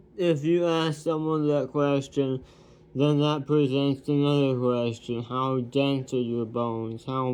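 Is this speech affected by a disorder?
Yes: tongue cancer surgery.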